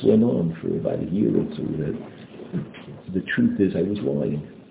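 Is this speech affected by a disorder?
No.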